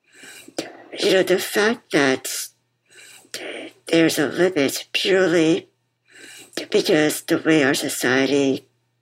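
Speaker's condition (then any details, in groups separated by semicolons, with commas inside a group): Muscular dystrophy; wheelchair user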